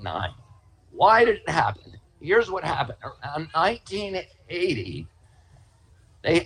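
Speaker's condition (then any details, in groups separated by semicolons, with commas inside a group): Spasmodic dystonia; formerly very strong voice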